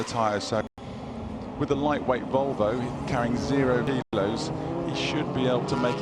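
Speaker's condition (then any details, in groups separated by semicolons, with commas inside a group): No condition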